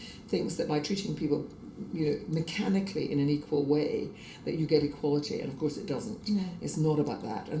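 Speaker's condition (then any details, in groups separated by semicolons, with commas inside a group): No condition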